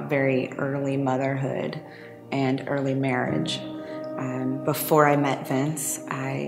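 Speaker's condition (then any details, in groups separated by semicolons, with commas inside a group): No condition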